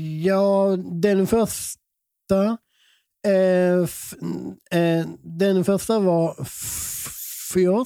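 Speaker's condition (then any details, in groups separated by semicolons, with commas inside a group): Down syndrome; present from birth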